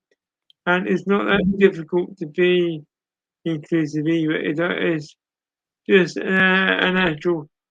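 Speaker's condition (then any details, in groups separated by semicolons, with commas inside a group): Cerebral palsy; speech impairment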